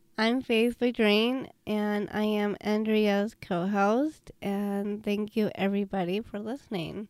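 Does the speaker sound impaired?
Yes: Down syndrome; present since birth.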